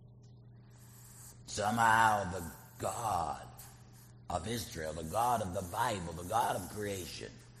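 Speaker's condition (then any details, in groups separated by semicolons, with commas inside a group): Laryngectomy; voice prosthesis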